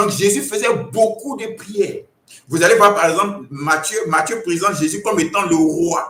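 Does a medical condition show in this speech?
No.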